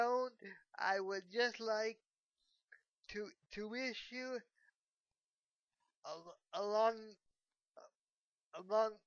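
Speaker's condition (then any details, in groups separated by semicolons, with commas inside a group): Cerebral palsy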